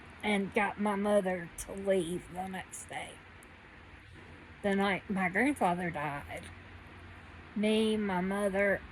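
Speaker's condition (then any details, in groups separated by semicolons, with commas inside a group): Cerebral palsy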